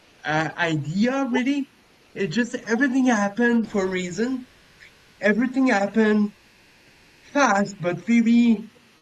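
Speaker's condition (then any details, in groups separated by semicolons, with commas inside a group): Cerebral palsy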